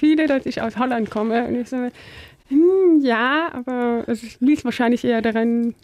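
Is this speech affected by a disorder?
Yes: deafness; learned speaking as child using balloons, speaks well, better than many deaf people.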